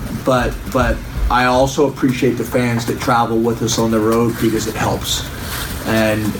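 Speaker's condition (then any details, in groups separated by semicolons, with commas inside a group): No condition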